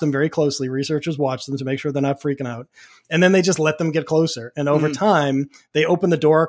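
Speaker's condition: No condition

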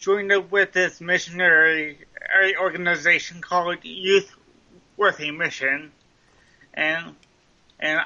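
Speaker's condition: Cerebral palsy, mild; mile took 21 minutes

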